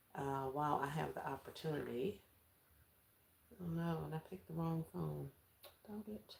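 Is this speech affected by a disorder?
No.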